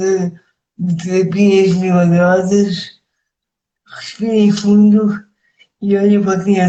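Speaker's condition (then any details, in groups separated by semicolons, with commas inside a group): Cerebral palsy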